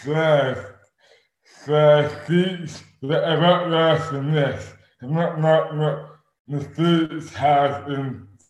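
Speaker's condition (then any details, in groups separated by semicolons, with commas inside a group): Dystonia; sudden overnight adult onset, affects speech and arms, suspected congenital jaw defect plus rugby hits, damaged TMJ; 12 years since onset, progressed, hands partly lost and curled inwards, Botox injections, diagnosed by London neurologist; incredibly slurred, dramatically impaired, worse at onset with eating difficulty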